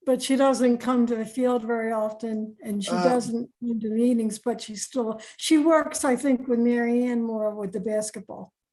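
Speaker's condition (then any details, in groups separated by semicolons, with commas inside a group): No condition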